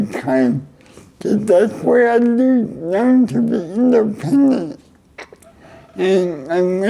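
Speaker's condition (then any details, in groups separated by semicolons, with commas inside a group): Cerebral palsy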